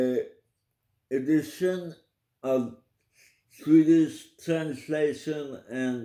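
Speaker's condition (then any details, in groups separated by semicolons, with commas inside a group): Cerebral palsy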